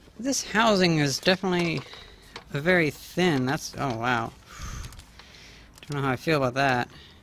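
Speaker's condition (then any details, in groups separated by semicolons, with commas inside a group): No condition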